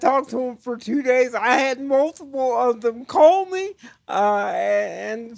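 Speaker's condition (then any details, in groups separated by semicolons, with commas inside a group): Cerebral palsy; chronic pain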